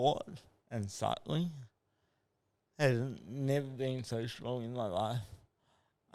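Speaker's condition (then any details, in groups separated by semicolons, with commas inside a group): Cerebral palsy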